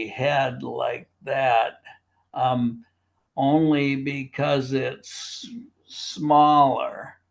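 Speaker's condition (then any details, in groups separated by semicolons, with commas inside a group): Primary lateral sclerosis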